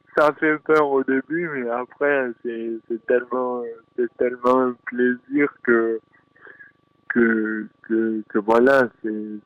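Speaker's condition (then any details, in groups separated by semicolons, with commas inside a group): Dystonia; neurological brain disorder, oxygen lack impairing muscle supply, from delivery complication, present since birth; elocution disorder, fine motor impairment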